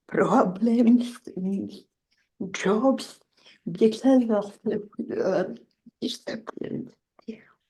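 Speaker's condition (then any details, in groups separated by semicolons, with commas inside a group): Generalized dystonia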